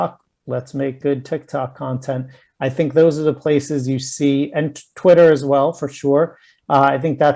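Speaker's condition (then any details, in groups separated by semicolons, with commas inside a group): No condition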